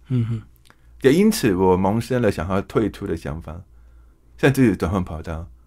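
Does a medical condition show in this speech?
Yes: hearing impairment.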